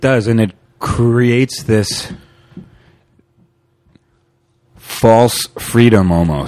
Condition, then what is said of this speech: Stuttering. So I still think it's an issue, and I still have a hard time at times